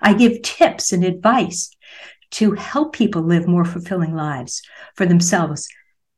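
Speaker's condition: No condition

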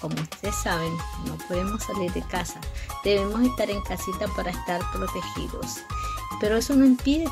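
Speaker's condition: No condition

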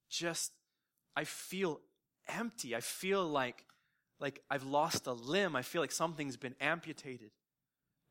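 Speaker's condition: No condition

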